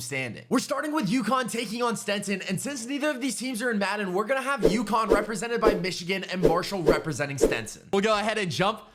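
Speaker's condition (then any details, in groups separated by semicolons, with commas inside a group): No condition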